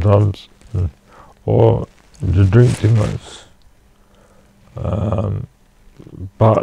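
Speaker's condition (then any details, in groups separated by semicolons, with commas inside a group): Cerebral palsy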